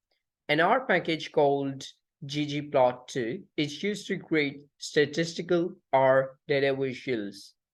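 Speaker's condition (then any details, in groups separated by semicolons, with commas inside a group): No condition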